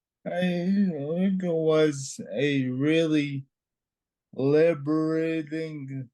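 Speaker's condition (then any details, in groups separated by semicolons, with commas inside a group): Traumatic brain injury; brain surgery; in recovery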